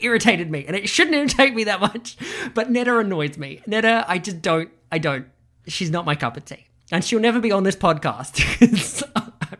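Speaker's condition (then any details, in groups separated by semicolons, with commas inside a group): No condition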